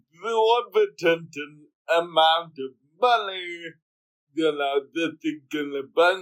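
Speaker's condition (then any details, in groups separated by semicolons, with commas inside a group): Cerebral palsy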